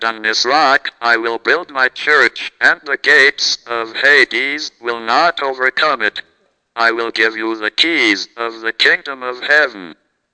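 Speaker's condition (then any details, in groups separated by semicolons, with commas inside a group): Cerebral palsy, speech-generating device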